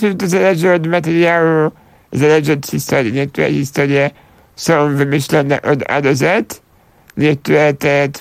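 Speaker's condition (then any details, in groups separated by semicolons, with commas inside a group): Spinal muscular atrophy; onset in childhood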